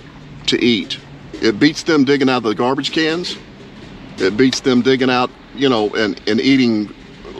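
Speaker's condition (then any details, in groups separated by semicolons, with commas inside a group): No condition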